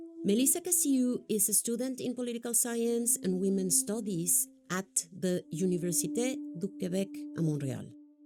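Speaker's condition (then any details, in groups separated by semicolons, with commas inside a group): No condition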